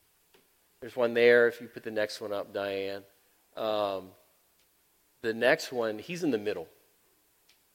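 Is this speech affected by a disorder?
No.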